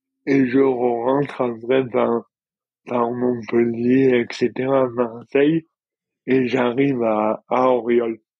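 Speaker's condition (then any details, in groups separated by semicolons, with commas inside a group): Dystonia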